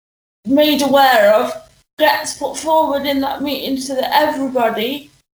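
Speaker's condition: Cerebral palsy; relies on power chair, needs help with eating, drinking and all daily tasks, employs own staff team

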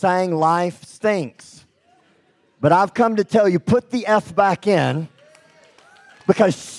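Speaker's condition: Cleft lip and palate; congenital

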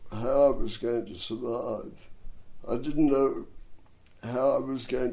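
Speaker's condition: Dystonia and cerebral palsy; hard-to-diagnose

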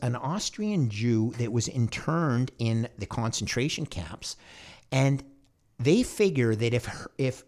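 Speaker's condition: No condition

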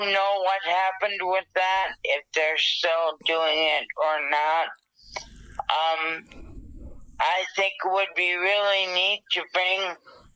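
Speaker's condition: Dysarthria after stroke, thalamic hemorrhage; dysarthria from stroke, speech affected, no aphasia, cognition intact

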